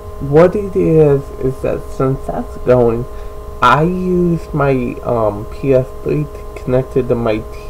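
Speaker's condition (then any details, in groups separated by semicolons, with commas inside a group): Cerebral palsy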